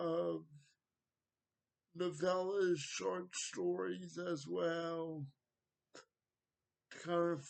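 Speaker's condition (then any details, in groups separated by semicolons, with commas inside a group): Cerebral palsy; wheelchair, needs transfer help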